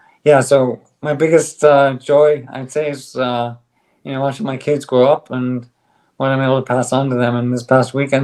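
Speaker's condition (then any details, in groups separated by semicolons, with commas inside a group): ALS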